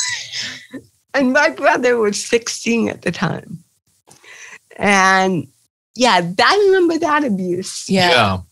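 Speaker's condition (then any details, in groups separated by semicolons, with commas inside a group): Cerebral palsy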